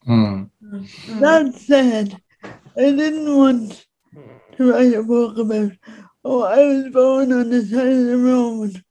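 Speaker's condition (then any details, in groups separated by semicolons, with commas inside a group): Speech impediment; finds writing easier than speaking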